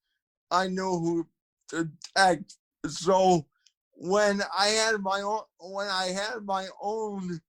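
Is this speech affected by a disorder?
Yes: cerebral palsy, spastic quadriplegia.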